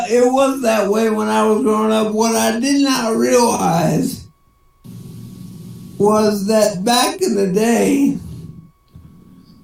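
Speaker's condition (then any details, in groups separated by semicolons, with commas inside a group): Cerebral palsy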